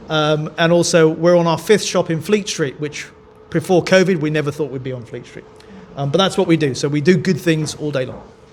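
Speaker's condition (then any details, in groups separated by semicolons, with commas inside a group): No condition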